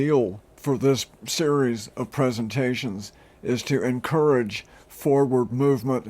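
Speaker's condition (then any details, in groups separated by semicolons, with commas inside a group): No condition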